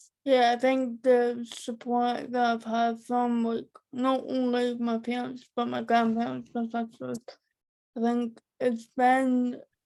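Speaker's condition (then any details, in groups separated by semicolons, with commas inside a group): Cerebral palsy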